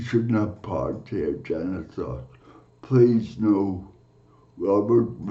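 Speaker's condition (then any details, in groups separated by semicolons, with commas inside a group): Cerebral palsy; from birth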